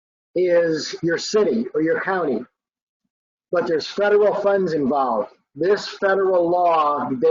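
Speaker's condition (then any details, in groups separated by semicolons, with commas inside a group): No condition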